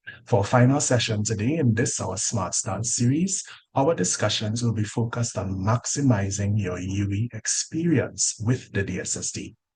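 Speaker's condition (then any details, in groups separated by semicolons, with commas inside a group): No condition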